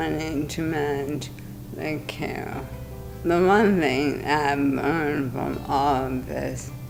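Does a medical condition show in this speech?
Yes: ALS; 57 years old, adjustable bed, no power wheelchair; breathing machine.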